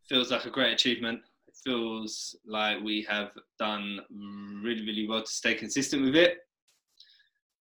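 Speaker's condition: Stutter; daily speech work with non-avoidance approach, speech was worse in the past; ongoing daily speech work, daily live podcast appearances; blocks, blips and stumbles, some days speech not the best, can speak off the cuff; prolonged sounds

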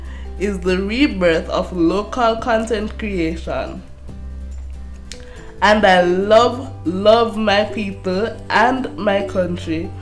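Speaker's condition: Cerebral palsy

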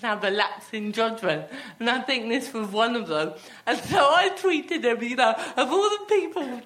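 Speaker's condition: Athetoid cerebral palsy

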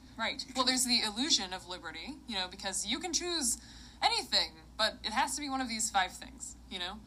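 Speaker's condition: No condition

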